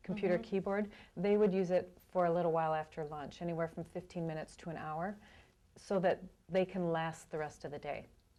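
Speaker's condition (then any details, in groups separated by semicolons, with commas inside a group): No condition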